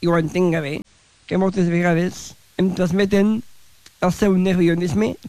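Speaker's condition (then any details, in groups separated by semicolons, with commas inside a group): Down syndrome; learns at own pace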